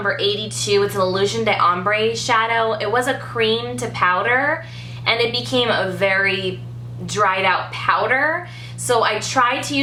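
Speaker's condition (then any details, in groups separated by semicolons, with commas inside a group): No condition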